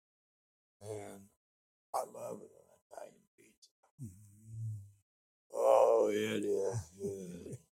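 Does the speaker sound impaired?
Yes: speech impediment.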